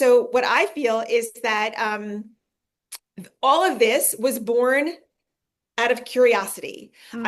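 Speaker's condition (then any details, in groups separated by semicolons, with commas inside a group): No condition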